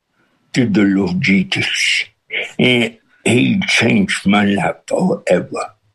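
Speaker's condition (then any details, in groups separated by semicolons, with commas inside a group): Cerebral palsy with speech impediment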